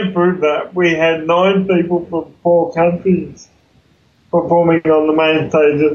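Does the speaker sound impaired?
Yes: cerebral palsy; congenital, wheelchair user.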